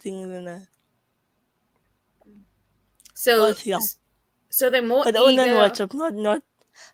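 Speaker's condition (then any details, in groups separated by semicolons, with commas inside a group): Cerebral palsy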